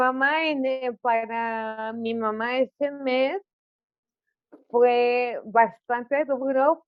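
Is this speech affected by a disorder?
Yes: cerebral palsy; articulation affected.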